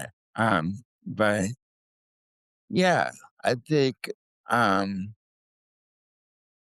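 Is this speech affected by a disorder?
Yes: cerebral palsy.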